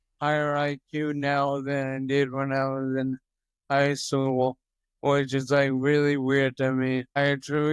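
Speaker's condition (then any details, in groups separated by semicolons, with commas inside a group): Toxic leukoencephalopathy, locked-in syndrome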